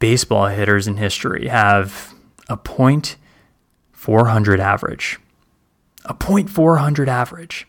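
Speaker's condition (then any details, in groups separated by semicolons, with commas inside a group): No condition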